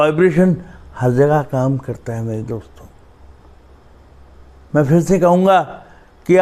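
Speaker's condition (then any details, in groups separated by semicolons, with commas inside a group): Cerebral palsy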